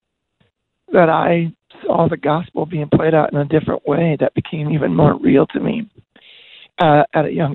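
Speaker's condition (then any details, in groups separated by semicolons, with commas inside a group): Voice disorder; broken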